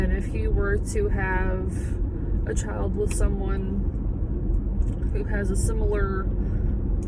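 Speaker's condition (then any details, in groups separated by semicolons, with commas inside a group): No condition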